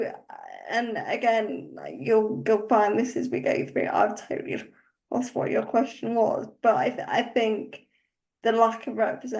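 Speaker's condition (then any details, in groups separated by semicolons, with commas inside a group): Cerebral palsy; uses wheelchair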